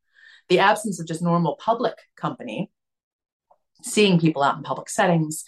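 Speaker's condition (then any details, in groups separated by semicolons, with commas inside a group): No condition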